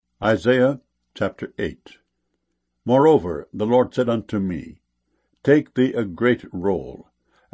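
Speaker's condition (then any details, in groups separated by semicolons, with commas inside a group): No condition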